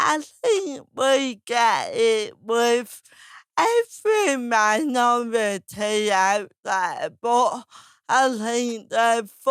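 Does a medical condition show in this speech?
Yes: cerebral palsy; speech therapy as child.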